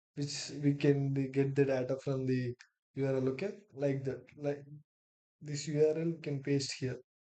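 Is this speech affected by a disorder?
No.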